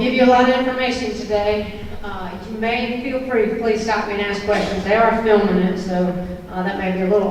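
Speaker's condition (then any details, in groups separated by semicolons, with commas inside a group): No condition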